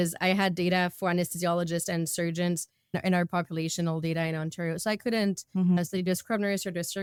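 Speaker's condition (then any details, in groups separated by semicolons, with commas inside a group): No condition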